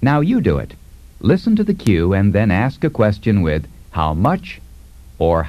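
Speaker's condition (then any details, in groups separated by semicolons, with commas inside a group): No condition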